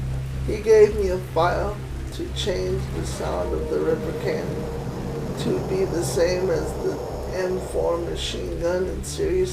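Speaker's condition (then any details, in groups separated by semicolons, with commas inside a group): Cerebral palsy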